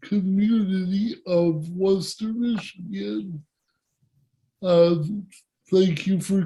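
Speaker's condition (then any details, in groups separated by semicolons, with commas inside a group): Cerebral palsy; speech impairment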